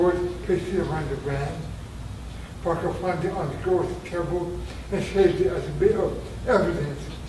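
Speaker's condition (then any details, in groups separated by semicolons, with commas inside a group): Traumatic brain injury; near-fatal injury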